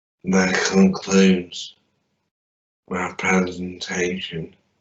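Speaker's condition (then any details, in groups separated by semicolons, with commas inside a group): Traumatic brain injury; accident, limb injuries; walks independently, fatigue, therapy ended; initially mute, peg fed, unclear, worse with noise, fatigue, head back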